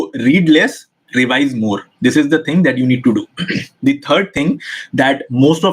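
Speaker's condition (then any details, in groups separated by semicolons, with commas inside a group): No condition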